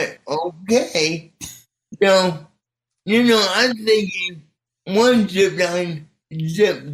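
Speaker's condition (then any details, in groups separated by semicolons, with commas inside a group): Cerebral palsy; speech not affected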